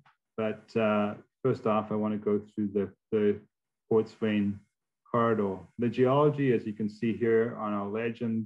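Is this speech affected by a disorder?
No.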